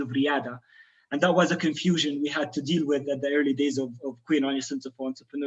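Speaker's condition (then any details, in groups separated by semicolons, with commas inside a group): No condition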